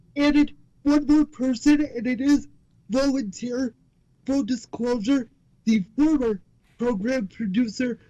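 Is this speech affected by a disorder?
Yes: cerebral palsy.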